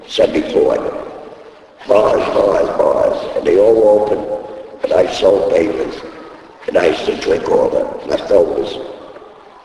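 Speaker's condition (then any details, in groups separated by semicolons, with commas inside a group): Laryngectomy; needs thumb to talk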